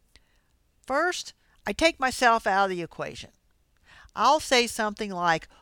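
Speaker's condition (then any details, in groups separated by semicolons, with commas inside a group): No condition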